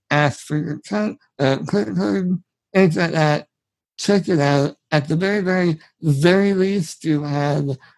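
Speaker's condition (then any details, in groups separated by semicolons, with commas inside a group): Spinal muscular atrophy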